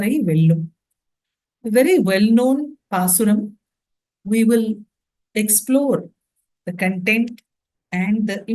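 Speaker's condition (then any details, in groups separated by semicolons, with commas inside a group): No condition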